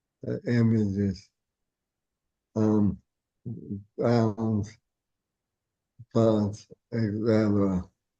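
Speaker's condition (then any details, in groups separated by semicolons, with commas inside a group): ALS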